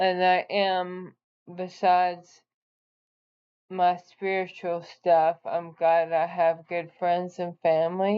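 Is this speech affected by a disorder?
Yes: ALS.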